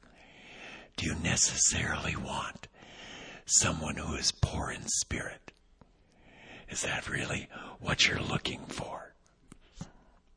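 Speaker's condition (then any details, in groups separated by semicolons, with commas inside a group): Vocal cord paralysis, unilateral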